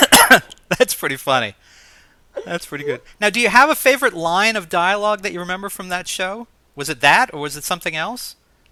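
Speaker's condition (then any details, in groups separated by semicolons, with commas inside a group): No condition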